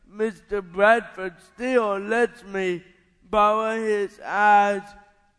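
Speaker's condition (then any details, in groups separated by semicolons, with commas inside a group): Cerebral palsy; not birth defects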